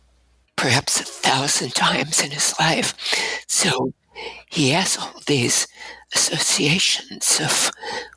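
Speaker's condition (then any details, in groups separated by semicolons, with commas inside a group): Abductor spasmodic dysphonia; two damaging surgeries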